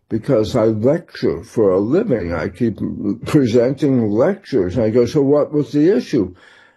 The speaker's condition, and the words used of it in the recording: Tongue cancer surgery. You know, that's where the slur is coming in.